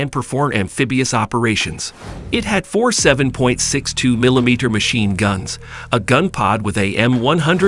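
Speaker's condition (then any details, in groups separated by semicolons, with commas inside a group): No condition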